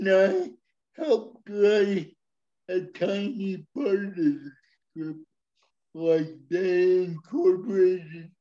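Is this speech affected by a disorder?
Yes: speech impairment; speech not perfect.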